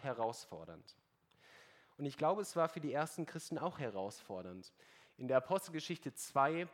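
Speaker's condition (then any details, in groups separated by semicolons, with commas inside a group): No condition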